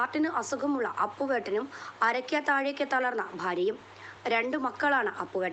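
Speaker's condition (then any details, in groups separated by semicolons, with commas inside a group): No condition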